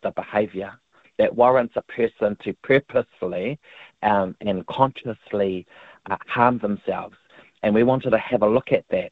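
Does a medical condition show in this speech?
No.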